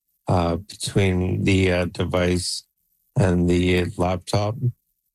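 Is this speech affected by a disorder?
Yes: ALS; onset left leg freezing, diagnosed at 47, Neuralink N1 brain implant, voice banked via 11 labs; age 48, N1 implant about 3 months, Toronto Western Hospital trial, controls computer by thought; voice declining, expects soon to lose speech, computer to speak with 11 labs banked voice.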